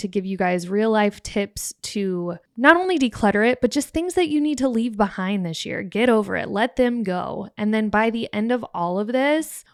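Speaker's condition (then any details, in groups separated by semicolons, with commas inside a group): No condition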